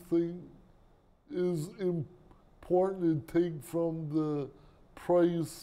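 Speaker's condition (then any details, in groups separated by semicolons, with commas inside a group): Cerebral palsy; speech impairment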